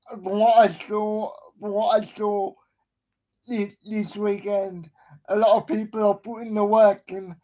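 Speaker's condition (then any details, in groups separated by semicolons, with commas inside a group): Cerebral palsy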